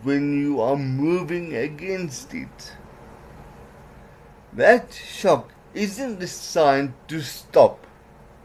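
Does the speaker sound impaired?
Yes: cerebral palsy; cycled 6-7 hours daily for 7 months.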